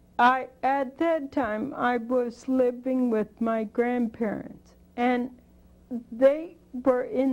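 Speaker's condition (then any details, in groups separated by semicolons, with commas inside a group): Spinocerebellar degeneration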